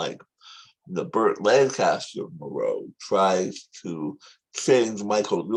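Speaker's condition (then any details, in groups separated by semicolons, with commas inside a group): Tongue cancer surgery; tongue rebuilt with wrist graft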